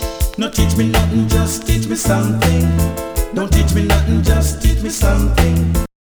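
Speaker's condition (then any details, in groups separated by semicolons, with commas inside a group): No condition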